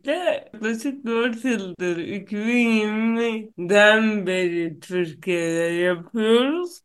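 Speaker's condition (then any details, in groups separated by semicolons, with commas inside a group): Cerebral palsy; neurological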